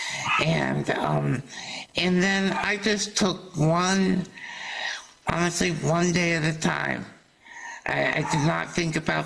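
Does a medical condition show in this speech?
Yes: salivary duct carcinoma surgery; aggressive cancer right neck, seven surgeries, 67 radiation sessions; about six years, four recurrences, ongoing targeted therapy, chemotherapy; speech affected by surgeries, chewing and swallowing impaired.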